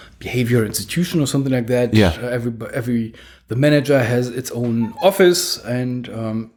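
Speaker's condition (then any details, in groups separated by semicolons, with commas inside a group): No condition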